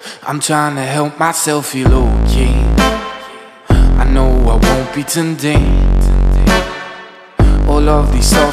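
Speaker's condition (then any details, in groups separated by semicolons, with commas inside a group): No condition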